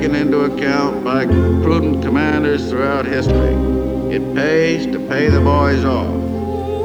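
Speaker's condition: No condition

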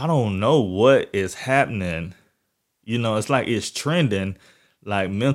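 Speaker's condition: No condition

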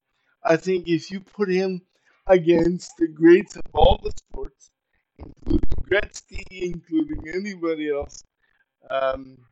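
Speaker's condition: Cerebral palsy; very poor balance

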